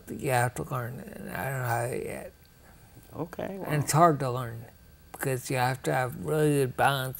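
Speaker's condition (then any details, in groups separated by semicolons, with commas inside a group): Ataxia; rare, progressive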